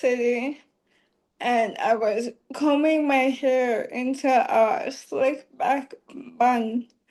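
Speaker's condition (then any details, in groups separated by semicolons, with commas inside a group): ALS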